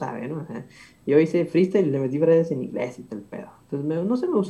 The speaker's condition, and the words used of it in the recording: None; typical speech.